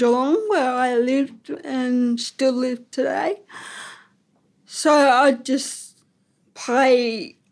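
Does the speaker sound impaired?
Yes: ataxic cerebral palsy; slower handwriting.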